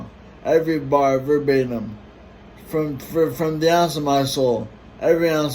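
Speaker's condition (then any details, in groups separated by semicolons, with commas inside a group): Brain injury; relearned talking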